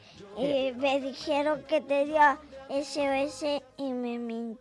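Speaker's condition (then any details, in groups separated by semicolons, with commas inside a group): Cerebral palsy; brain injury from premature twin birth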